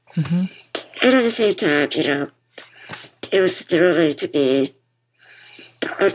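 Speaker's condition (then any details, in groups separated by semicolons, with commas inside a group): Muscular dystrophy; wheelchair user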